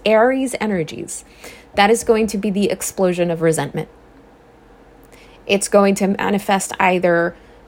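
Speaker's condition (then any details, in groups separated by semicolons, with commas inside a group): No condition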